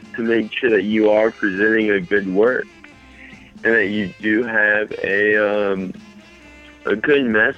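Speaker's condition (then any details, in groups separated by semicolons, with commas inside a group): Mild cerebral palsy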